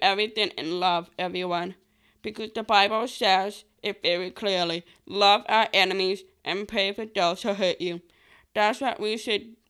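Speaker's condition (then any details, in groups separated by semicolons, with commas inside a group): Down syndrome; accent from condition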